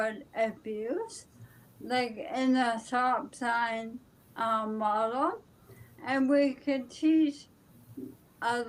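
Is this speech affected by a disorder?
Yes: ALS.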